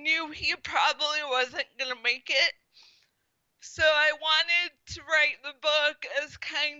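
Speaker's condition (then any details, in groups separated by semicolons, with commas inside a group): Spastic quadriplegic cerebral palsy; walks with walker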